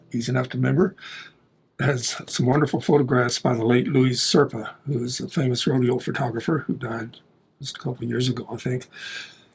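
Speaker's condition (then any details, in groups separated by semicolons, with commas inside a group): No condition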